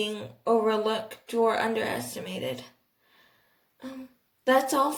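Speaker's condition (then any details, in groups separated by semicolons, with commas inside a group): Cerebral palsy, athetoid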